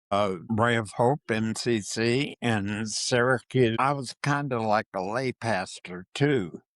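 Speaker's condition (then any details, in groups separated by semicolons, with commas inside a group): Parkinson's disease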